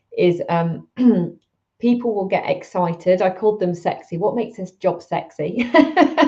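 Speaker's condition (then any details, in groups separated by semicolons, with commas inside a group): No condition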